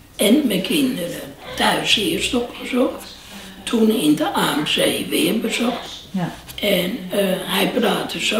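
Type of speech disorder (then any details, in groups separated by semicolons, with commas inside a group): Speech with a voice prosthesis; total laryngectomy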